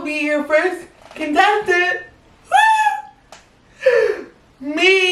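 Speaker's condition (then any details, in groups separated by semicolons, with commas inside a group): Spastic quadriplegic cerebral palsy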